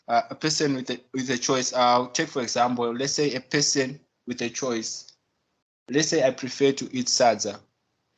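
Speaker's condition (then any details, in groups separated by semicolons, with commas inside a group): No condition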